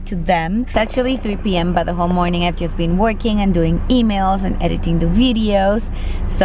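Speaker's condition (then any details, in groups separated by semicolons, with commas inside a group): No condition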